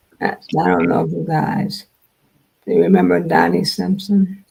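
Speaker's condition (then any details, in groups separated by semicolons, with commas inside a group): Multiple sclerosis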